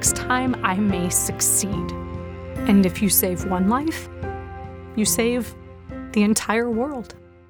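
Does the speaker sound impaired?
No.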